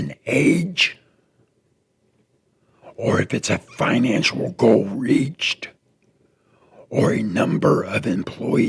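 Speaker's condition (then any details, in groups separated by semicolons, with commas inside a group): Throat cancer; tracheostomy tube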